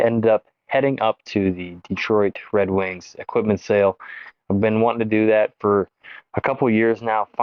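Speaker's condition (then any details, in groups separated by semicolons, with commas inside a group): No condition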